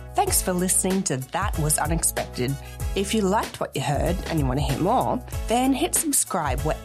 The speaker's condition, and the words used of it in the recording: None; typical speech.